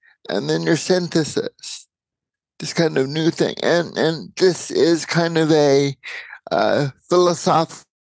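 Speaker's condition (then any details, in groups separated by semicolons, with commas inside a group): Cerebral palsy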